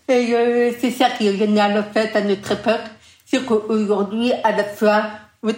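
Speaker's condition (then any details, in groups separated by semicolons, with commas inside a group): Deaf from birth, congenital; learned to speak through long repetitive parrot-like training, took 20 years, told would never speak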